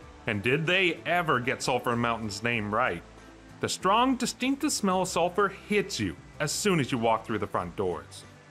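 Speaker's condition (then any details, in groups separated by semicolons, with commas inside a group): No condition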